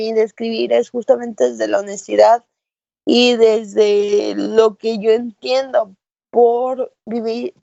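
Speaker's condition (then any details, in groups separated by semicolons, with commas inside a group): Cerebral palsy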